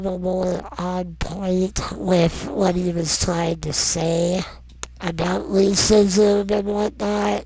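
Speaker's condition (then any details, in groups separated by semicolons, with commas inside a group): Non-progressive muscular dystrophy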